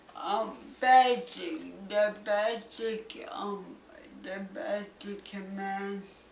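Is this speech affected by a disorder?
Yes: cerebral palsy.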